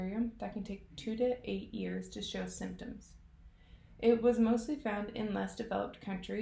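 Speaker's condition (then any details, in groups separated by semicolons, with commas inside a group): No condition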